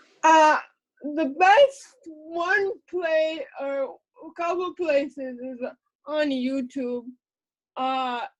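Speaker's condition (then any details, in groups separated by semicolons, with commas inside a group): Cerebral palsy; lifelong, uses voice dictation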